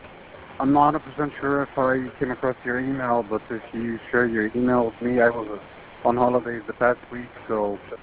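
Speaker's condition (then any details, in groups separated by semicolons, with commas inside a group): No condition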